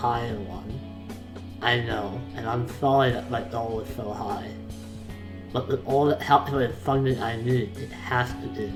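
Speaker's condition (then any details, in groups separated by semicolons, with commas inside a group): Facial palsy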